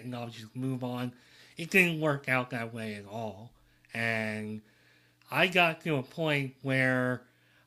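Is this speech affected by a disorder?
Yes: cleft lip and palate; congenital cleft lip and palate, part of a rare syndrome with other issues.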